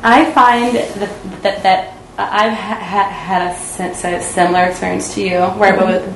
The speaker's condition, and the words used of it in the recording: Stuttering. I found that in certain situations, if I'm stuttering a lot, or the person that I'm talking to, like, doesn't know that I stutter, I can often, like, pretend to be an amazing listener.